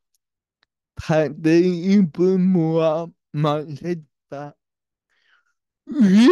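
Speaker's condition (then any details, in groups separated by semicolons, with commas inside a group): Brain lesion disability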